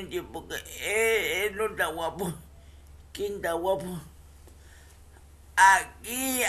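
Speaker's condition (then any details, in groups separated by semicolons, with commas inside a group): Cerebral palsy; uses wheelchair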